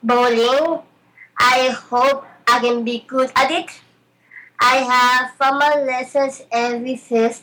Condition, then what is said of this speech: Down syndrome. Even before joining Special Olympics, I had my regular speech therapy sessions.